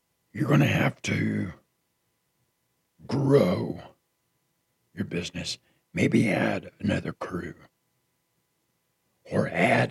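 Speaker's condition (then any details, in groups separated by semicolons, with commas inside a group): Partial laryngectomy after throat cancer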